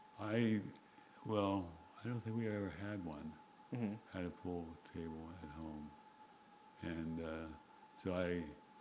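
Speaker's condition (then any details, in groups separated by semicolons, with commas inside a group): Parkinson's disease; very quiet speech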